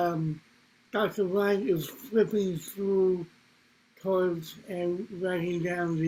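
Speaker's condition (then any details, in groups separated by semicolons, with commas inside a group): Cerebral palsy; from birth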